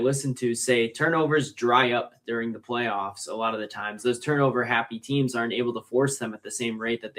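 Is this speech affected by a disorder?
No.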